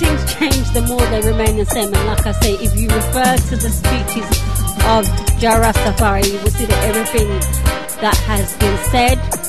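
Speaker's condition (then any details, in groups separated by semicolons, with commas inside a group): No condition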